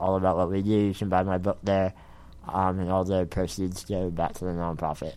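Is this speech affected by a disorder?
Yes: spinal muscular atrophy; lifelong, uses expensive wheelchair, adaptive technology.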